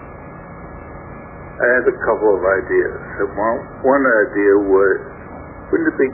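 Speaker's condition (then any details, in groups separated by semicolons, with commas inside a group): Stroke affecting throat muscles; last small stroke affected throat muscles, tough time talking, listener says speech sounds fine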